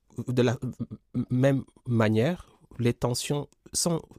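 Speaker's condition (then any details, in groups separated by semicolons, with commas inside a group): Stuttering; since childhood, stuttering family, untreated in Senegal, therapy in France stopped after months, later 5-6 years; stuttering still present, accepted and assumed; prolonged sounds, blocks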